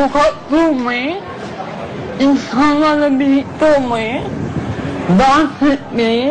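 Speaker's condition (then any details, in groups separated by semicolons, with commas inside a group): Cerebral palsy; premature birth, brain damage from birth oxygen deprivation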